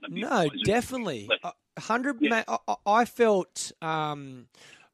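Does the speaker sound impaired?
No.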